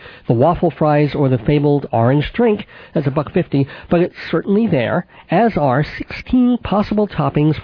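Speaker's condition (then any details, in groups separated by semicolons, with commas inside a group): Cleft palate with lisp, mild; congenital cleft palate and cleft lip, could not nurse, infant operations, braces 10 years, therapy with Mrs. Adler; age 39, about 39 years since infant operations; mild residual lisp, sibilant s, voice not especially nasal, childhood consonants formed via sinuses, back of throat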